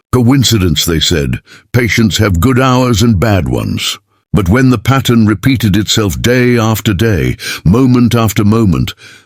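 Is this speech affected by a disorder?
No.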